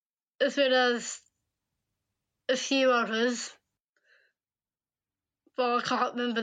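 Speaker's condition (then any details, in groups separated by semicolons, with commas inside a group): Down syndrome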